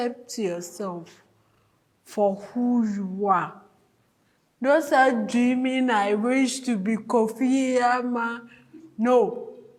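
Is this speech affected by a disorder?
Yes: cerebral palsy.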